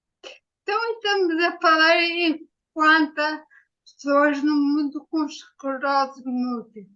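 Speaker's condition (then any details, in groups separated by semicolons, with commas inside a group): Ataxia; ataxia after brain injury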